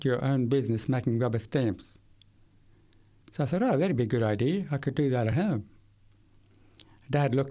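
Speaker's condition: Severe to profound hearing loss; uses hearing aids

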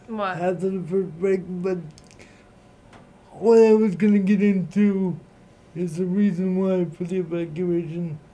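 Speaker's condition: Cerebral palsy; uses Google devices and Google Assistant controlled by voice

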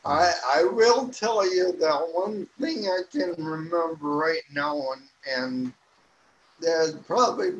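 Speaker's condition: Ataxic cerebral palsy; speech affected, about five years childhood speech therapy at crippled children's school, hopes speech sounds better now

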